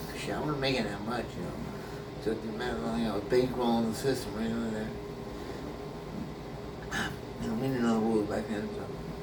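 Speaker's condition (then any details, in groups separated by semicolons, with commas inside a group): Brain injury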